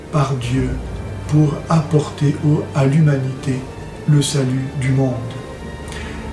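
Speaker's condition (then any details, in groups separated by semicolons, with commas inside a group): No condition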